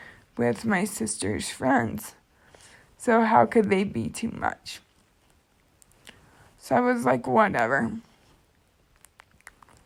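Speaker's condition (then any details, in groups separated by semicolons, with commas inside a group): Cerebral palsy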